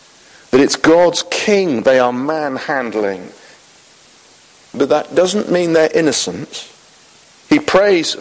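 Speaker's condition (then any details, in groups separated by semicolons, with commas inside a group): No condition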